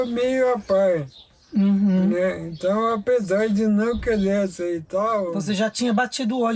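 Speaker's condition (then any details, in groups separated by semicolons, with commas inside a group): Amyotrophic lateral sclerosis; motor neuron disease, onset in shoulder and arm, arm fasciculations, arm weakness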